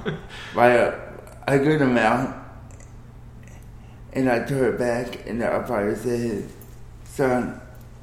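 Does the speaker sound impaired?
Yes: cerebral palsy; cerebral palsy with body spasms and gyrations; daily fight against body spasms and gyrations.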